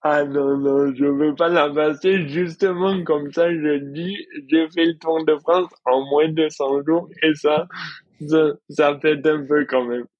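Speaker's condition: Dystonia; onset in childhood

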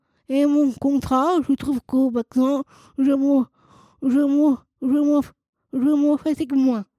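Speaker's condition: Down syndrome, trisomy 21

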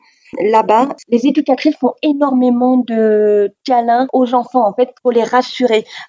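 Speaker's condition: Deafness, severe; oralist, uses some sign language

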